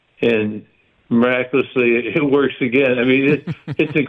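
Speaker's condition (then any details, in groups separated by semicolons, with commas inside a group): Parkinson's; stays active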